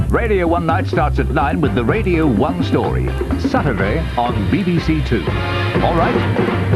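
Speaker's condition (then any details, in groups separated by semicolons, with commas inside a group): No condition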